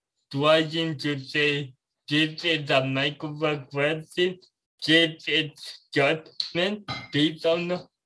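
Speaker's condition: Cerebral palsy

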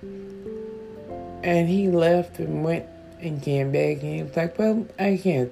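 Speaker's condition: Stroke with stutter; cannot move

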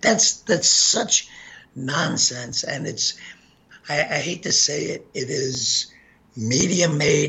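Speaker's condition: Gunshot injury to voice box; shot 15 times

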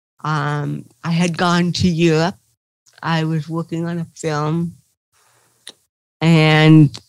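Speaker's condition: Cerebral palsy; involuntary movements

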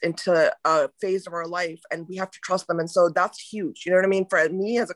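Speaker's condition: No condition

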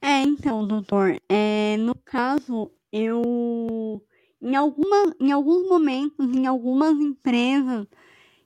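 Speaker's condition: Cleft palate; congenital cleft palate, rehabilitated, velum fails to direct airflow, part of air escapes through nose; still lacks breath to inflate balloon or sustain long phone work; nasal air escape, extra vocal fold effort for intelligibility, hoarse or voiceless after long speaking

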